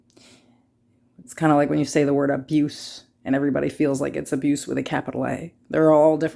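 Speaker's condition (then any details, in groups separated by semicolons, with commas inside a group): No condition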